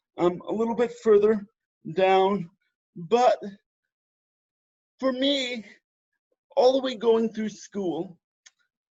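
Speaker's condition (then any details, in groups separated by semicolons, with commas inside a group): Cerebral palsy; spastic type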